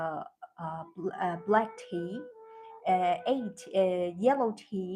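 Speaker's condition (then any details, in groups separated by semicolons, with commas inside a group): No condition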